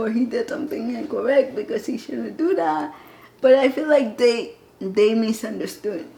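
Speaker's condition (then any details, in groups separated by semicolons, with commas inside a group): Cerebral palsy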